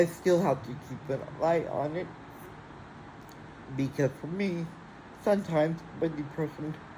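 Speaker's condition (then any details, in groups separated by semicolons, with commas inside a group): Athetoid cerebral palsy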